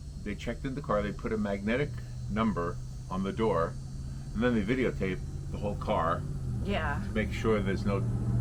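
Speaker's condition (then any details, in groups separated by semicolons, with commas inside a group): No condition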